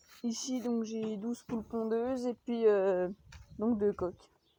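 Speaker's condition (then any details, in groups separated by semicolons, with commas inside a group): No condition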